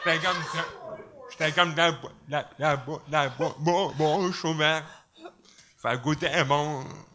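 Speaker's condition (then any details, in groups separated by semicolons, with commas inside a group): Cerebral palsy; cerebral palsy mainly affecting nervous system, uses crutches, past operation with lost lower-body feeling afterward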